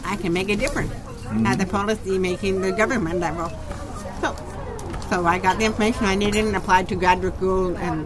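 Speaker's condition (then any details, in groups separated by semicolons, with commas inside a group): Deafness, profound, genetic, severe; groups still hard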